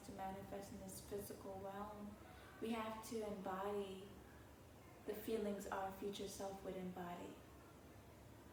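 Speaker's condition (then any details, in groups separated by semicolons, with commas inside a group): No condition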